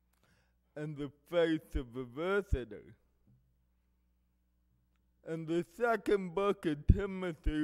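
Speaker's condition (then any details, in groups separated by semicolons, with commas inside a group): Cerebral palsy; affects hearing and speech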